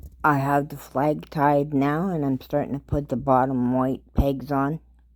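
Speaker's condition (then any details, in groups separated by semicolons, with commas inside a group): Cerebral palsy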